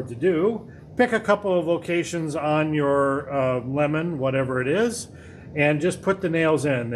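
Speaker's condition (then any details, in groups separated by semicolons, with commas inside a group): No condition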